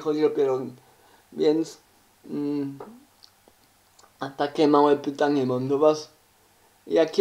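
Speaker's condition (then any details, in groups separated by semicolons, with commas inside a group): Cerebral palsy; uses wheelchair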